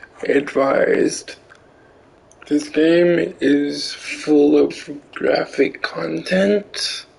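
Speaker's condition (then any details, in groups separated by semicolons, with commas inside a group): Cerebral palsy; limbs affected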